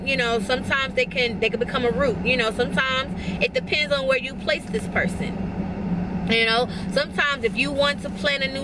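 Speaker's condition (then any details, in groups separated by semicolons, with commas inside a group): No condition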